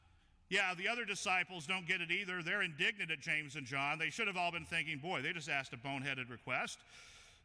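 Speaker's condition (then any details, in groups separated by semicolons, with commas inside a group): No condition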